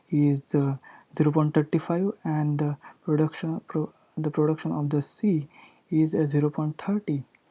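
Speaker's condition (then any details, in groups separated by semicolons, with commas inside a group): No condition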